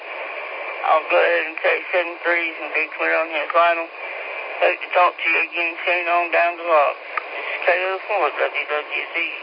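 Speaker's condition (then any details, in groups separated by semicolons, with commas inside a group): Speech impediment; still talks on ham radio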